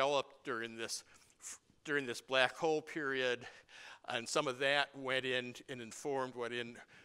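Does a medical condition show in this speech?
No.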